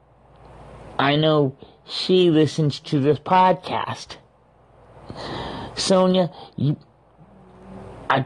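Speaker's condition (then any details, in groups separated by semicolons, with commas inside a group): Cerebral palsy; legal blindness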